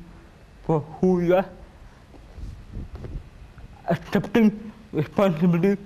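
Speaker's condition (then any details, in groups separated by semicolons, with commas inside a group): Cerebral palsy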